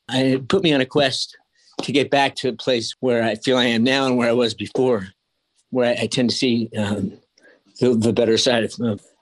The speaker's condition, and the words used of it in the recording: Parkinson's disease. Well, speech, clearly I can be halting.